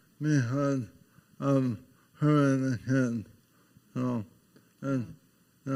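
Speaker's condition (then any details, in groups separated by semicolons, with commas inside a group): ALS; terminal; voice changed, uses AI voice from early recordings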